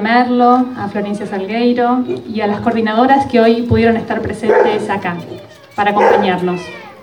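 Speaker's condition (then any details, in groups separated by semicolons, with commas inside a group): No condition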